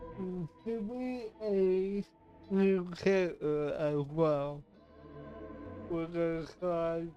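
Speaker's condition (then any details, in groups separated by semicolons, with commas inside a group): Cerebral palsy; affects voice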